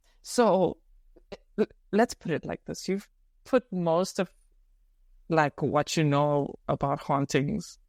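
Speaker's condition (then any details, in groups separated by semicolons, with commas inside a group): No condition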